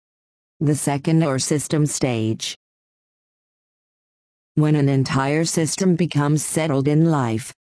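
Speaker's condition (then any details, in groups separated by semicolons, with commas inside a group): No condition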